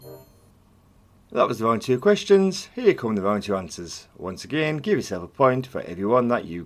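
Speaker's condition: No condition

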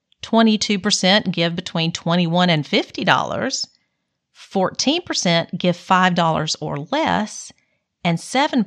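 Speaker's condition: No condition

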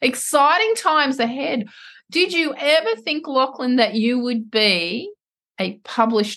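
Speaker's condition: No condition

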